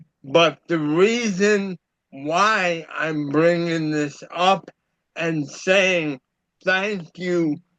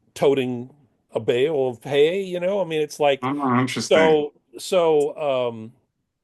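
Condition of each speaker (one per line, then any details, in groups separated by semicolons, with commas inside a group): Cerebral palsy; about a year after a stroke
No condition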